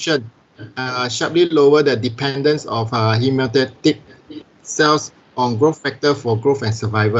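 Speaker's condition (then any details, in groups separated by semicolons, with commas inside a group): No condition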